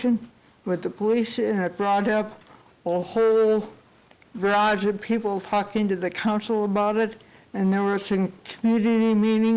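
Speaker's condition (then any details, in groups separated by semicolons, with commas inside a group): Cerebral palsy; unable to type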